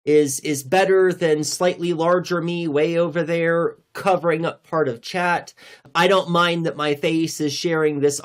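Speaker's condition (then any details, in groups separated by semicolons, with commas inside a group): No condition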